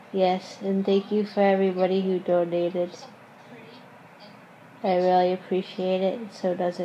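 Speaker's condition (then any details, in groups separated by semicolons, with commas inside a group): Cerebral palsy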